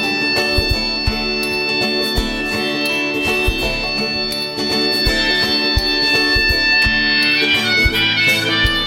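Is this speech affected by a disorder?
No.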